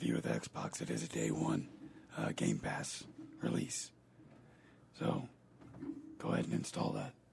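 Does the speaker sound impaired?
Yes: paralyzed vocal cord; Non-Hodgkin lymphoma behind tonsil, tonsil removed, few months of chemotherapy; cancer-free after few months of chemotherapy, voice changed; says sounds like Batman.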